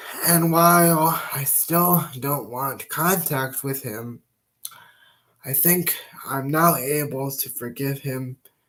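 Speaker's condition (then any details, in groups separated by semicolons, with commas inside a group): Cerebral palsy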